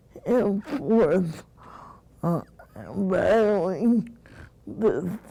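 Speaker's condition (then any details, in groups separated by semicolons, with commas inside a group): Cerebral palsy; present from birth, premature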